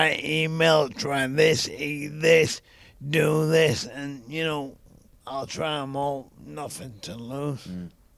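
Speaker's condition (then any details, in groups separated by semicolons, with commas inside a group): ALS; young onset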